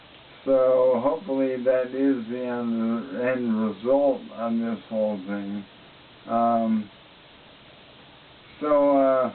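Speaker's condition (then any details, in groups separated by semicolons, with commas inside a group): ALS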